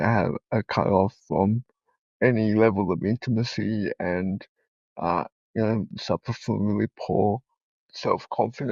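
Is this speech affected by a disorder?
Yes: cerebral palsy.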